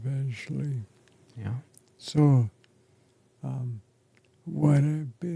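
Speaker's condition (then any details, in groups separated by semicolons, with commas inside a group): ALS; affects chest and throat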